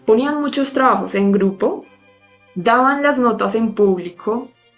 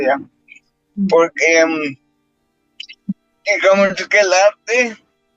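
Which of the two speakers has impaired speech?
The second: cerebral palsy; congenital.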